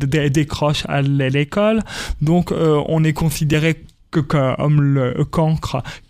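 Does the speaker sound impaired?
Yes: stuttering; stuttering since early childhood at school, speech therapy helped, told elimination almost impossible; age 28, lives with stuttering and accepts it; stuttering persists, described by him as an accent; here repeated sounds, blocks.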